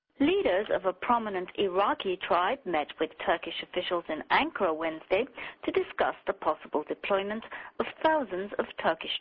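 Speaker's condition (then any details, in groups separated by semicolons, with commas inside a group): No condition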